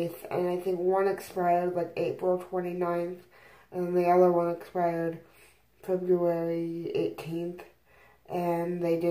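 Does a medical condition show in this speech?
Yes: cerebral palsy; both hands affected.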